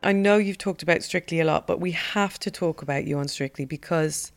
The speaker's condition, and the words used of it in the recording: None; typical speech.